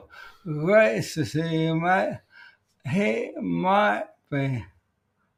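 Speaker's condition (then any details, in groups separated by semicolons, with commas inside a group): ALS; voice may sound peculiar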